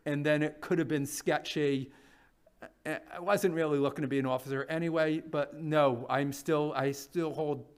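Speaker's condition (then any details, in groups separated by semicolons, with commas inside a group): No condition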